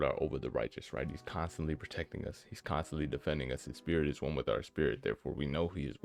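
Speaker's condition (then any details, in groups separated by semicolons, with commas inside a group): No condition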